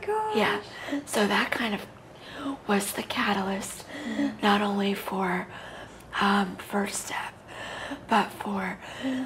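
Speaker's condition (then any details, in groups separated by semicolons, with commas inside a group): Cerebral palsy; very premature birth; ten years intensive physical therapy, no wheelchair or walker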